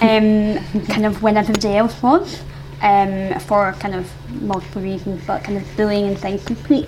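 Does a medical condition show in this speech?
Yes: isolated cleft palate; congenital isolated cleft palate, lip not involved, surgeries through childhood and adulthood, jaw surgery for underbite from impaired jaw growth; age 26, near end of cleft treatment; noticeable speech difference, bar staff often not understanding, partner first took it for accent, sometimes exaggerated at cleft events.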